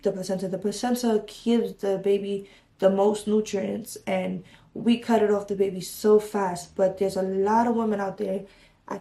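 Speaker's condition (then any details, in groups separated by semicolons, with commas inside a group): No condition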